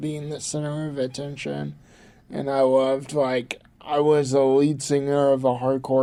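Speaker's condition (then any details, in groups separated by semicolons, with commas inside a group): Cerebral palsy; from birth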